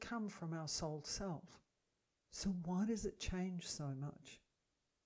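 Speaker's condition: No condition

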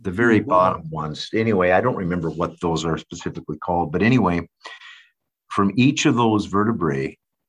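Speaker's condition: No condition

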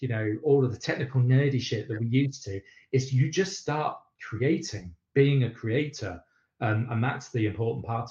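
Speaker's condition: No condition

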